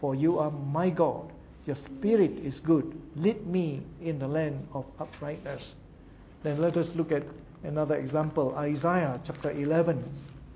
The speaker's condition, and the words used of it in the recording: No condition.